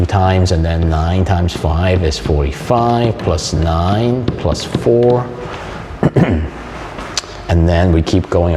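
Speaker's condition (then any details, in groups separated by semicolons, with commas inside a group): No condition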